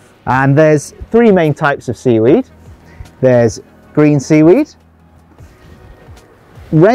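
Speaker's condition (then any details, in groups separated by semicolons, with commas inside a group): No condition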